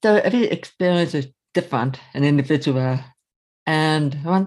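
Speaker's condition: Severe to profound hearing loss, early-onset; cochlear implant user; severe to profound loss from early age, childhood body-worn aids both ears, left ear deterioration, vertigo; left cochlear implant one year, hearing aid other ear, speech rehab, voices robotic first, now natural; early intervention at summer speech school in New Jersey, learned to speak and listen, speech-in-noise difficulty

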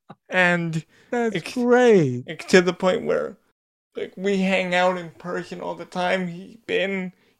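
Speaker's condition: Cerebral palsy, spastic quadriplegia

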